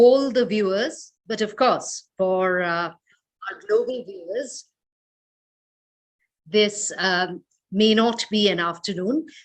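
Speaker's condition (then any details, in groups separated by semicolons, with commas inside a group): No condition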